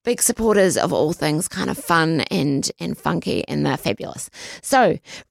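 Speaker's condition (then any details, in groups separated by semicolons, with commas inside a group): Voice disorder; voice audibly affected at the moment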